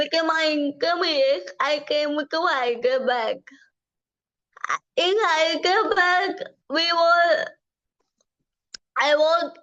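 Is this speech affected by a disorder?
Yes: cerebral palsy; from birth.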